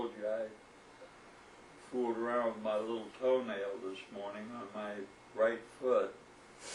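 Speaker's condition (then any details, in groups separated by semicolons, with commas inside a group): Parkinson's disease; hand tremor; drug naive, electromagnetic therapy three months, motor function improved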